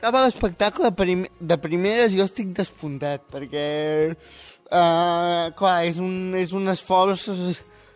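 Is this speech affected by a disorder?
Yes: spastic quadriplegic cerebral palsy; neurons lost, no control of legs, legs strapped to keep controlled, uses wheelchair, doctor error suspected but unproven; control of speech retained, good communicative ability.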